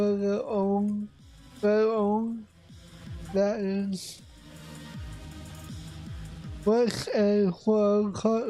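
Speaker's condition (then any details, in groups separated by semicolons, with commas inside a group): Cerebral palsy; affects voice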